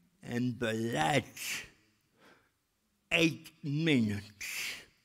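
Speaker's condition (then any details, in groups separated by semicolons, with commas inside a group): Cerebral palsy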